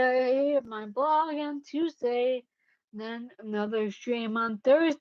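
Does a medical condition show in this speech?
Yes: cerebellar ataxia.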